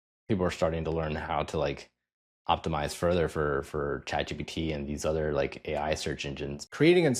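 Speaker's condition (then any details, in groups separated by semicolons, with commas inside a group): No condition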